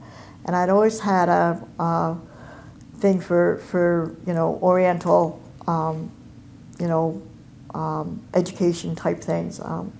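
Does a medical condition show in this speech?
Yes: cleft palate and cleft lip; congenital.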